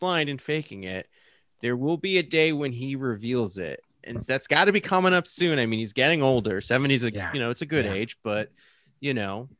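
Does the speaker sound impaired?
No.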